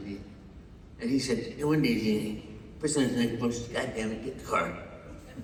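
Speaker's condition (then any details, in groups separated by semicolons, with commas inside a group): Parkinson's; loses train of thought mid-sentence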